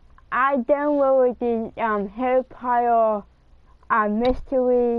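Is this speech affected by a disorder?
Yes: cerebral palsy.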